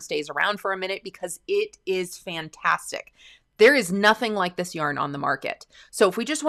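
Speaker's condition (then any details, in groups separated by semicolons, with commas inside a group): No condition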